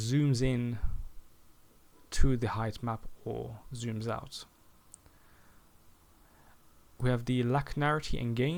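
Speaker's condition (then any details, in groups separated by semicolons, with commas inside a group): No condition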